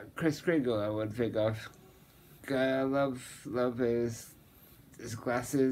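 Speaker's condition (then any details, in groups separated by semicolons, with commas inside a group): Muscular dystrophy, Duchenne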